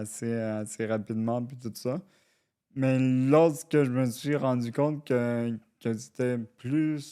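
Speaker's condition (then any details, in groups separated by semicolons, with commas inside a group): Cerebral palsy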